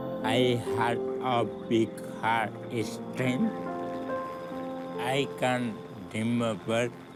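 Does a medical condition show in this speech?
Yes: traumatic brain injury.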